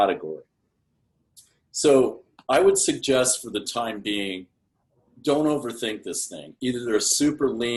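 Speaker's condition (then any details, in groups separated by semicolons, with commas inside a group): No condition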